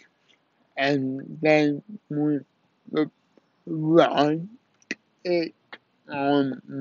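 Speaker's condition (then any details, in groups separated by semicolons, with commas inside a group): Cerebral palsy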